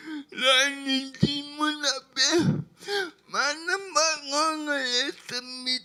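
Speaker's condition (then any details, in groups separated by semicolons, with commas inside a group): Brain lesion disability grade 1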